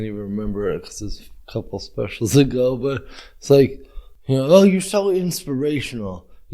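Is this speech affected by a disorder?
Yes: cerebral palsy; brain injury, present from birth.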